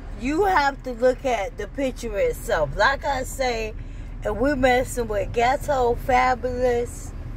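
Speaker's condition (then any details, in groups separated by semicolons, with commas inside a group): ALS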